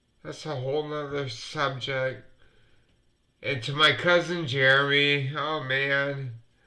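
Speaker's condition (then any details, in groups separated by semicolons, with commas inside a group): Multiple sclerosis; sometimes hard to breathe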